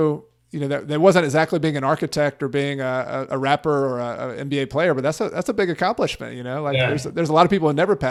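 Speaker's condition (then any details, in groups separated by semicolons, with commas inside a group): No condition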